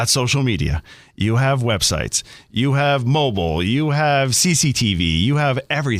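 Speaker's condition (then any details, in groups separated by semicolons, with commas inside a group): No condition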